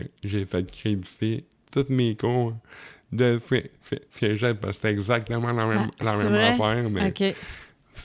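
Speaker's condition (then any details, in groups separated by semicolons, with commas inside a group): Cerebral palsy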